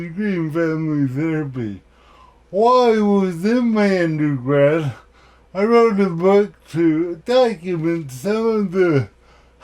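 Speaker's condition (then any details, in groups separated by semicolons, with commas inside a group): Cerebral palsy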